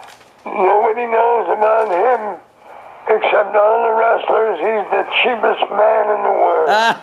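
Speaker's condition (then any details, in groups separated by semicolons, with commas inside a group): Throat cancer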